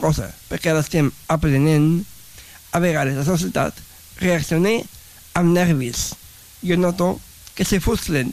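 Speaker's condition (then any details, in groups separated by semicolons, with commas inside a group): Down syndrome; describes self as very talkative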